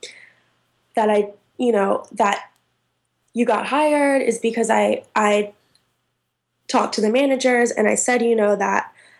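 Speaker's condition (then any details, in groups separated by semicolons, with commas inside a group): Stuttering; stuttering whole life, long hidden by avoiding talking, expected at 13 it would go away; quite a bit of noticeable stuttering in recording; more outward stuttering under stress, more in interviews, less with accepting listeners, phone hardest under time pressure; repeated words, blocks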